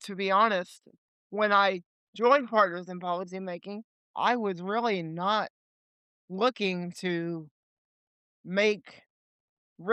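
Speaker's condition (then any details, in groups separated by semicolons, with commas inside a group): Cerebral palsy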